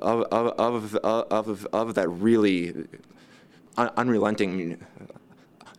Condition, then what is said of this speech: Stuttering. So is his stutter, but he doesn't shrink away from it.